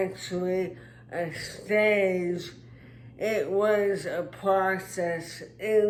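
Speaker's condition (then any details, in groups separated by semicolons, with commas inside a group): Traumatic brain injury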